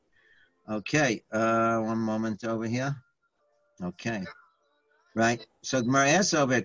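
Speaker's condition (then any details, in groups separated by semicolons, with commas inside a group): No condition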